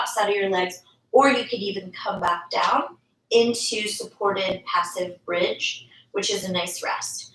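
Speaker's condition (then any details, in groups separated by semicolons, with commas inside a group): No condition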